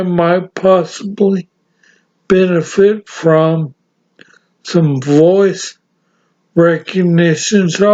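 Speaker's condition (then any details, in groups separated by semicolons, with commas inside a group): Severe brain injury; variable speech patterns defeated voice recognition software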